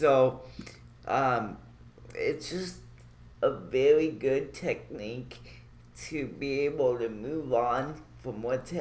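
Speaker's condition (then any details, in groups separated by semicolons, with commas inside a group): Cerebral palsy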